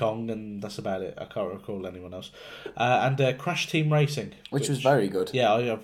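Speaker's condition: No condition

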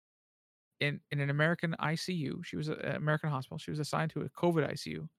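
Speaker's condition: No condition

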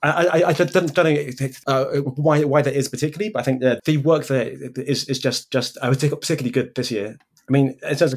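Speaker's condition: Stutter; disfluent moment noted during this recording; repeated sounds, repeated words

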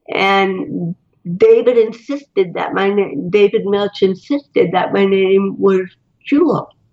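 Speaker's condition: Cerebral palsy; botox

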